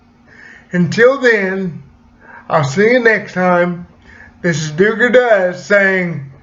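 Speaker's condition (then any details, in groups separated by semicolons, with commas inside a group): Cerebral palsy; slight speech impediment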